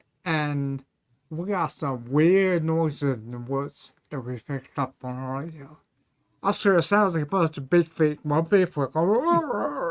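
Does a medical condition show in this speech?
Yes: ataxia; may slur speech, may sound drunk.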